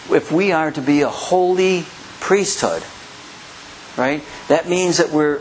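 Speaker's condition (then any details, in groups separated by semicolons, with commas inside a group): No condition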